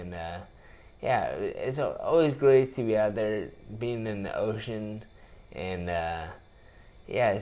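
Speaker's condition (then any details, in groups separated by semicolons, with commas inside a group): Traumatic brain injury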